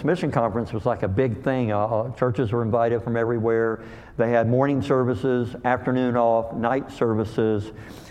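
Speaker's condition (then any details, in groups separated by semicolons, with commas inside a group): Cleft lip and palate; called hair lip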